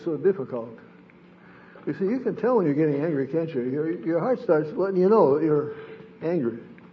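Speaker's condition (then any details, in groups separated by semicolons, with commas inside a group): Parkinson's disease; sleep disrupted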